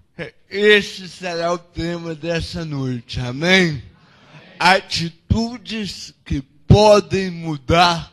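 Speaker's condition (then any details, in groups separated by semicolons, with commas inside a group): Cerebral palsy; no speech as child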